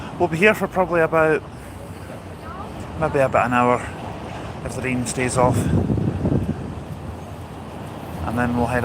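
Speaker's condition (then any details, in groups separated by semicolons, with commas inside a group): No condition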